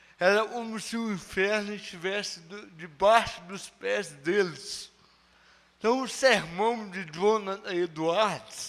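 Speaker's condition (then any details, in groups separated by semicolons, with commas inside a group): Cerebral palsy; no speech as child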